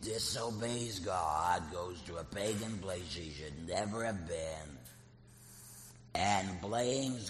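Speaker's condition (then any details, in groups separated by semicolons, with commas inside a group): Laryngectomy; total laryngectomy after cancer recurrence, voice prosthesis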